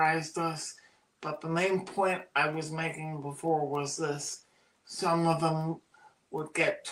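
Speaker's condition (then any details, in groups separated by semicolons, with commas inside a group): Cerebral palsy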